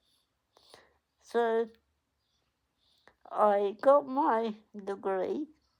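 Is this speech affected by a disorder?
Yes: cerebral palsy; onset at 8 days old.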